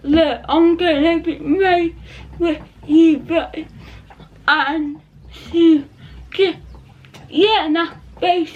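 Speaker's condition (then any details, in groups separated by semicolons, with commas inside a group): Cerebral palsy; not quadriplegic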